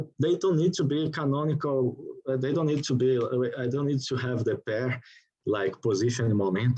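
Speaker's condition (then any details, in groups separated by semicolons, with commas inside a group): No condition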